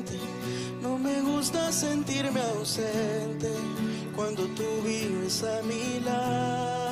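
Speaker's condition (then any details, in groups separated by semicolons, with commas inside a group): No condition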